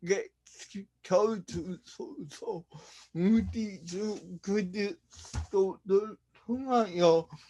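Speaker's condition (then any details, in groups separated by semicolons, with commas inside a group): Brain lesion disability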